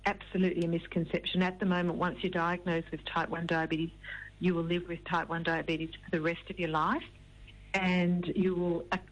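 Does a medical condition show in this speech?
No.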